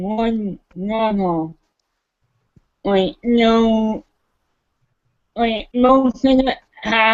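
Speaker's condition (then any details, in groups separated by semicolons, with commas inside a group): Cerebral palsy; taking medication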